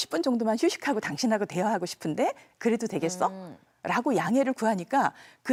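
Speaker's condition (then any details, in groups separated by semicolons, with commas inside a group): No condition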